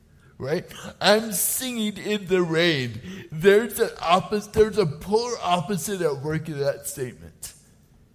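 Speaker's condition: Cerebral palsy; diagnosed age five

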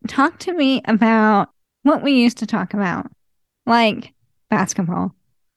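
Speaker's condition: ALS; terminal ALS, no cure

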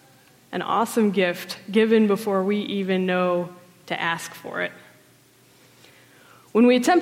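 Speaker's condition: No condition

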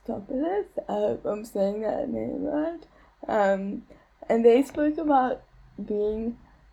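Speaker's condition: Cerebral palsy; age 29

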